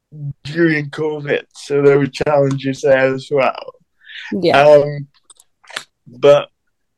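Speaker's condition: Cerebral palsy

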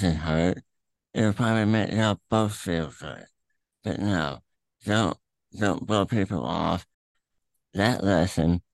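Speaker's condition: Throat cancer, tumor through tongue, attached to epiglottis; still talks at length

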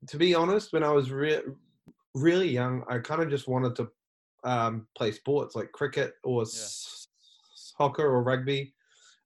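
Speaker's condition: Stuttering; stutter since childhood, hid it and talked around words as child, many therapies without success; no longer hiding stutter, not trying to be fluent, accepted through SAY organization camps; stutter varies unpredictably, worse around parents, stutters more when relaxed; repeated sounds, prolonged sounds

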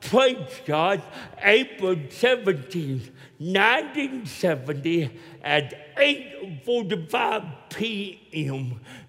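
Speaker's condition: Cerebral palsy; still talks funny

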